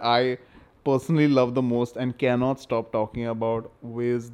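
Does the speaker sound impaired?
No.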